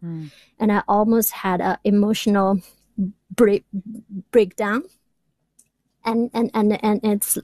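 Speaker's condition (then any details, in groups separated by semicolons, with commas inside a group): Stuttering; hidden first 30 years in China by pretending to be fluent; past speech therapy with Dr. Merson at local hospital, told no cure, self-help groups, still stutters; blocks, once total silent block 2 minutes in grad class presentation; repeated sounds, repeated words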